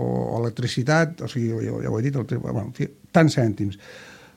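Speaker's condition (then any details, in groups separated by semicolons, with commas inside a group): No condition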